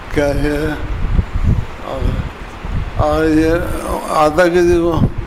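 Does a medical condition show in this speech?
Yes: difficulty speaking; self-reported difficulty speaking, keeps remarks brief, asks listeners to infer much from little.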